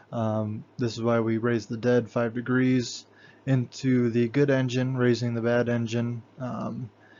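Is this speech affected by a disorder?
No.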